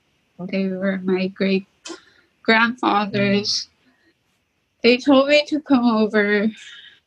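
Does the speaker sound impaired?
Yes: tracheostomy; facial disfigurement from gunshot wound in suicide attempt at 16, mask worn over 20 years; still has tracheostomy tube, makes running very difficult, once ice plug in tube mid-run.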